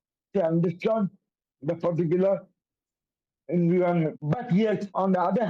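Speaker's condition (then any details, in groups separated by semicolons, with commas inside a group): Cerebral palsy; affects coordination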